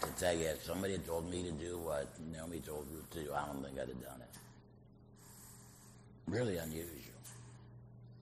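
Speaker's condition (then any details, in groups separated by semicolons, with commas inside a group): Laryngectomy, voice prosthesis; liquid diet during treatment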